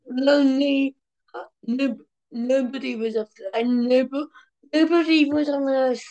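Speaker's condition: Cerebral palsy, mild

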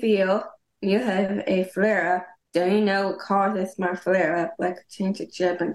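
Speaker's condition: Down syndrome

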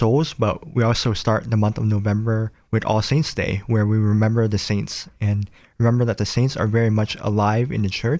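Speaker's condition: Cleft palate; nose and lip

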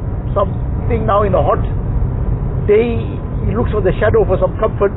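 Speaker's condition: No condition

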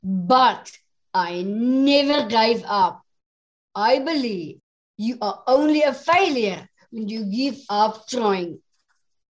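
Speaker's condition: Down syndrome; English is second language

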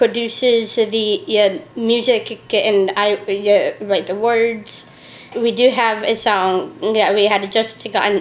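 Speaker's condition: Down syndrome; lifelong, three copies of the 21st chromosome

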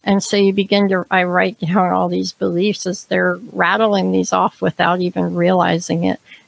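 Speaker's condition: Cleft palate; extremely severe

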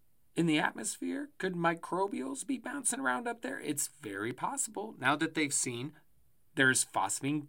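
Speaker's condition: No condition

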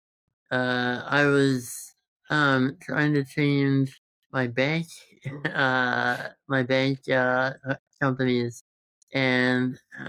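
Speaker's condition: Congenital muscular dystrophy; present since birth

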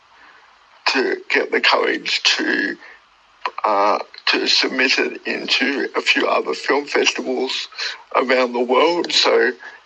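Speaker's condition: Cerebral palsy; uses wheelchair

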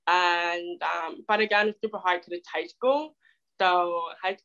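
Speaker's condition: Deafness; relies on lip reading face to face

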